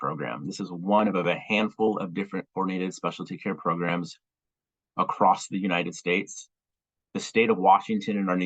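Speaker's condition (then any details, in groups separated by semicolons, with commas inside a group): No condition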